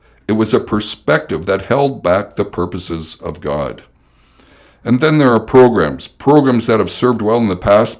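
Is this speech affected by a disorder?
No.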